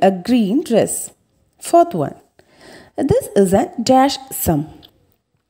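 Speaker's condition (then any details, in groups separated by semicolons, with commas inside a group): No condition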